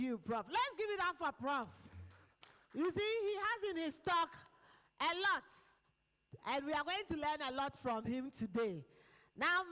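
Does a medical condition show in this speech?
No.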